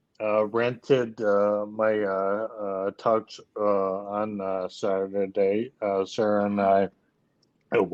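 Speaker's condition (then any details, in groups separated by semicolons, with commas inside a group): ALS; leg onset, later arm weakness; speech issues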